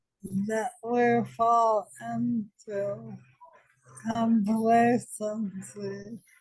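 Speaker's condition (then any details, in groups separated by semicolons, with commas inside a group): ALS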